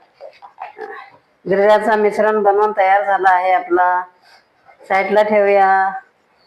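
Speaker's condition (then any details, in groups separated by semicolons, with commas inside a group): No condition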